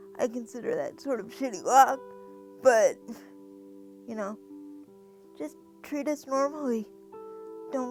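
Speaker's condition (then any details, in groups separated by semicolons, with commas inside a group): Cerebral palsy; able to speak, considers self very good speaker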